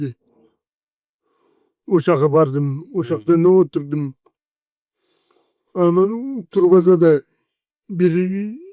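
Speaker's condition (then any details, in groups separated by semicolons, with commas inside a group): Cerebral palsy; 40 years with condition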